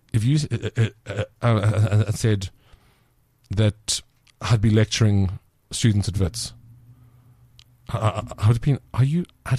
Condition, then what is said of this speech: Stuttering. Okay, so in other words, the more relaxed you are, the less you will stutter.